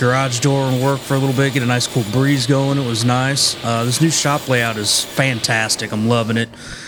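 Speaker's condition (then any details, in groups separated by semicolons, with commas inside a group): No condition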